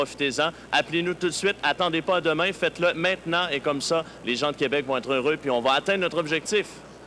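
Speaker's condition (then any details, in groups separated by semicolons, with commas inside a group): No condition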